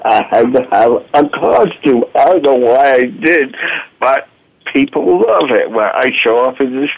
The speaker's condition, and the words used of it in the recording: Tracheostomy. And on the way to a hospital, a medic inserts a trach tube, apparently saving my life, but damaging my voice box.